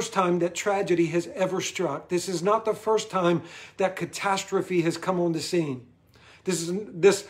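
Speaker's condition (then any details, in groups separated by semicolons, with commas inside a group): No condition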